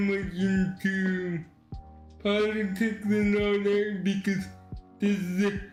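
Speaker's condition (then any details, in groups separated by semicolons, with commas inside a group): Cerebral palsy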